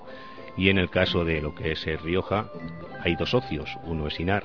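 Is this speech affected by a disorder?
No.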